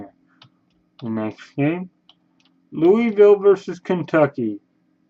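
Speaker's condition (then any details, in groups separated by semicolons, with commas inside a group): Cerebral palsy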